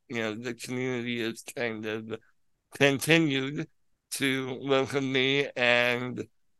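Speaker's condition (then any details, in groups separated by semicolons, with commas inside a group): Spinal muscular atrophy; wheelchair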